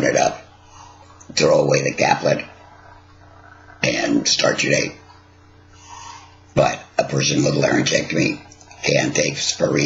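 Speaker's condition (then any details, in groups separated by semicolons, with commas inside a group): Laryngectomy; laryngectomy, no mouth breathing; morning coughing, clears with deep breaths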